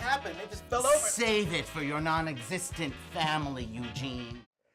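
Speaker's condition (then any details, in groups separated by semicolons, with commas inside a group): No condition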